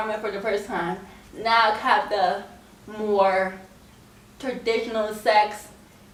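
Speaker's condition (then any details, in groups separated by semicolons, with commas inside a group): Cerebral palsy; scoliosis, spine and leg surgery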